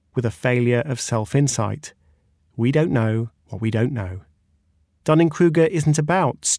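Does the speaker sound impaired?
No.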